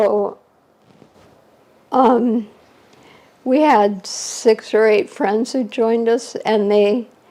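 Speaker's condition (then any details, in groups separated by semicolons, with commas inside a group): ALS; shortly after diagnosis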